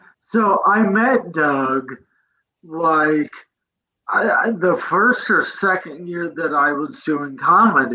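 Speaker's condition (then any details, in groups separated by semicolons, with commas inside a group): Cerebral palsy; present from birth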